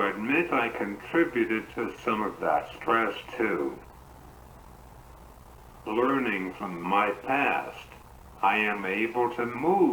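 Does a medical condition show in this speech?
Yes: cerebral palsy; uses wheelchair.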